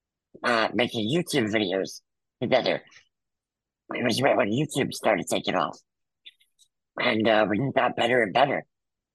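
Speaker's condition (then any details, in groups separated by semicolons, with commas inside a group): Muscular dystrophy; congenital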